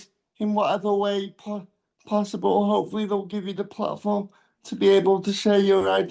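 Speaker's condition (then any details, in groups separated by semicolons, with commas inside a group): Cerebral palsy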